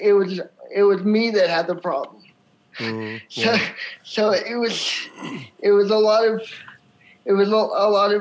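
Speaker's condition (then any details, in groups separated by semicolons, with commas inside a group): Cerebral palsy; from birth, wheelchair user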